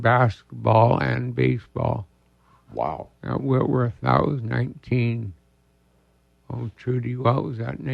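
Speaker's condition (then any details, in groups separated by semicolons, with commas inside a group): ALS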